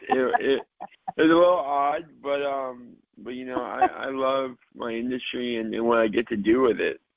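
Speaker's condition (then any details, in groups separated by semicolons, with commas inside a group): Cerebral palsy, mild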